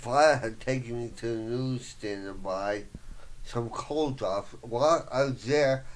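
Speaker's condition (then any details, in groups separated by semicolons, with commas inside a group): Voice box damage, traumatic brain injury; slight speech impediment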